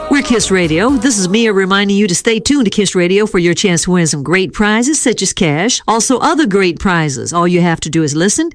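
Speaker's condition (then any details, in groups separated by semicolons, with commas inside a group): No condition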